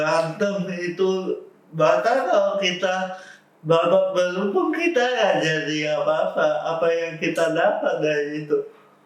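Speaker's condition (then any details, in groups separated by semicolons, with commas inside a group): Cerebral palsy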